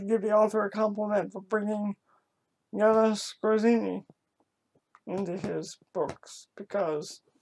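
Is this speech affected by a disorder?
Yes: cerebral palsy.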